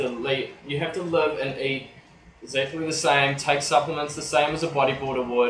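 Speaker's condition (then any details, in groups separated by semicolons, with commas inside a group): No condition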